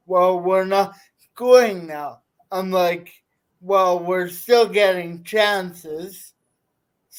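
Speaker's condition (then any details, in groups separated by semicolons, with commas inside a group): Cerebral palsy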